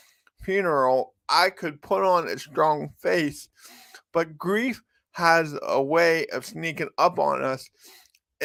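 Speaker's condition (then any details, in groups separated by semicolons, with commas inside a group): Cerebral palsy; from birth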